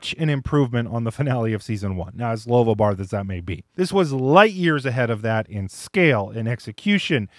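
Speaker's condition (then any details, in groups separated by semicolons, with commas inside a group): No condition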